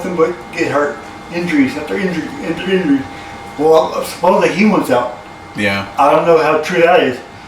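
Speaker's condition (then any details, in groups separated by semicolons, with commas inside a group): Cerebral palsy; from birth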